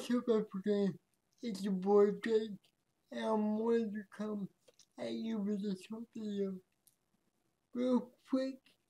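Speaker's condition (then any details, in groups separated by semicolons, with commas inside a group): Cerebral palsy; speech affected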